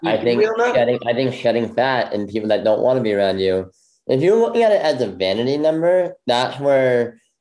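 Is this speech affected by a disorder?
Yes: bilateral cleft lip; congenital bilateral.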